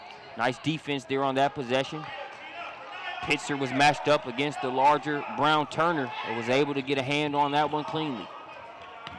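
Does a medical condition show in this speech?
No.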